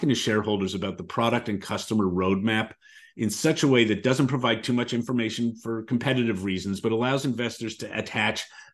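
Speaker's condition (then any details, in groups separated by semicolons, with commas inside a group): No condition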